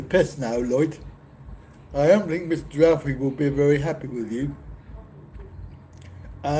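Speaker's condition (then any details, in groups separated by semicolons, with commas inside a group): Cerebral palsy; back surgery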